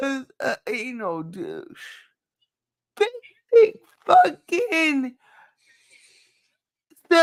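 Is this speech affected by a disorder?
Yes: cerebral palsy.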